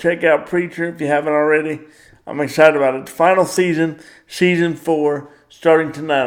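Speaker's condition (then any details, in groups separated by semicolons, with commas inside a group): Cerebral palsy; power wheelchair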